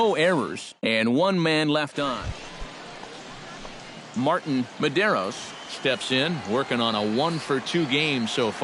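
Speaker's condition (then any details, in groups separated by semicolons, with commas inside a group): No condition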